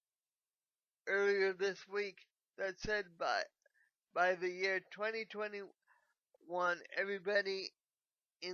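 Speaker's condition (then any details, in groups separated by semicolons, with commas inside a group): Cerebral palsy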